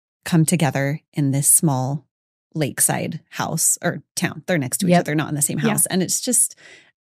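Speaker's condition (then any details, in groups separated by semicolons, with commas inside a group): No condition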